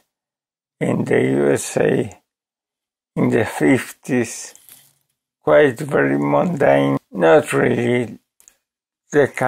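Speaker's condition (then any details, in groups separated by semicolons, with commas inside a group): ALS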